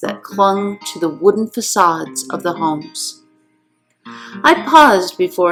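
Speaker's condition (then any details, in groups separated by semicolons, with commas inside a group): No condition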